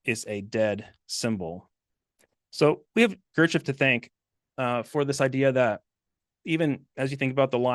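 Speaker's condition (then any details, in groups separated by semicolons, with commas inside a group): No condition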